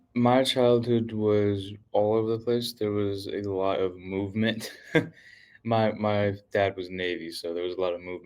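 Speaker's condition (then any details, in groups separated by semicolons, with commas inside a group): No condition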